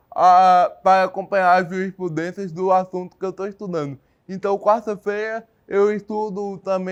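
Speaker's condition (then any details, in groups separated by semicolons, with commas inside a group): Cerebral palsy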